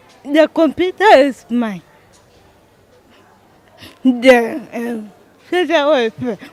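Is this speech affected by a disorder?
Yes: cerebral palsy; diagnosed at age six.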